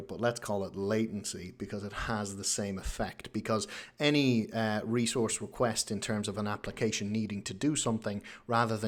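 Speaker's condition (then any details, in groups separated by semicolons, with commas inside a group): No condition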